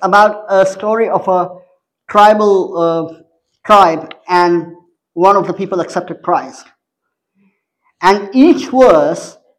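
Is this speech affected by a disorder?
Yes: cleft palate; major speech impediments since childhood, still present, speaks two or three languages.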